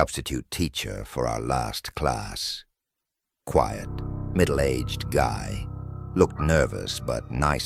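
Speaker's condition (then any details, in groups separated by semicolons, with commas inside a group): No condition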